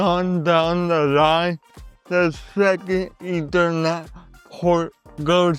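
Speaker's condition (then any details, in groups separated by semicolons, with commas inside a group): Cerebral palsy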